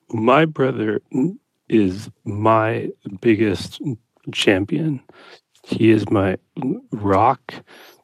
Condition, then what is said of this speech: Stuttering. When those blocks are happening, you often have trouble breathing.